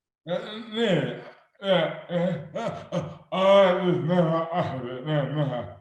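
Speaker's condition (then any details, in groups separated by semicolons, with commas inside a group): Dystonia; affects hands and speech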